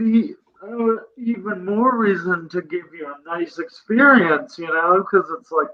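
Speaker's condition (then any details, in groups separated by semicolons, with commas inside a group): Cerebral palsy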